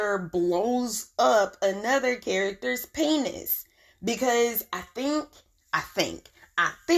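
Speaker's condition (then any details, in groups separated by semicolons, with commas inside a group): No condition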